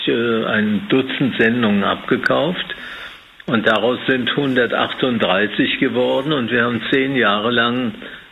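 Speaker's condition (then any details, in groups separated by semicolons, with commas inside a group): Parkinson's disease; years of hand tremor holding a glass, dismissed as stage fright, diagnosed by neurologist after examination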